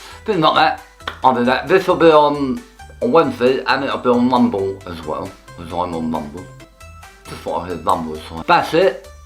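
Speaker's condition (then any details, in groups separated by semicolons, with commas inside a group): Tongue cancer; half tongue removed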